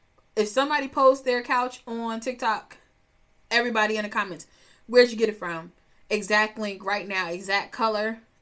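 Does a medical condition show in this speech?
No.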